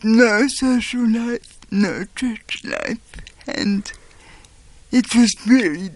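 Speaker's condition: Cerebral palsy; never getting an education

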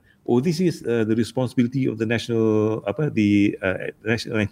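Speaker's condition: No condition

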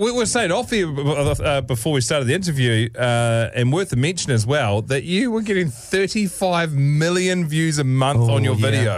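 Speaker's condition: No condition

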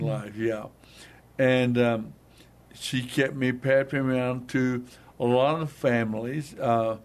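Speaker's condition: Hemorrhagic stroke, hemorrhagic, basal ganglia; about 8 months since stroke, recovering, wrestling way back

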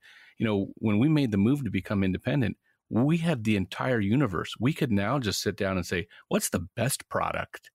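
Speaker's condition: No condition

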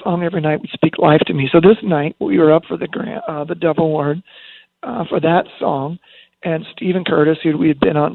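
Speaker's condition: Spasmodic dysphonia; slightly worse

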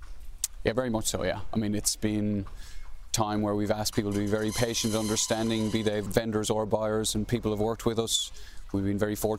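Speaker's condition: No condition

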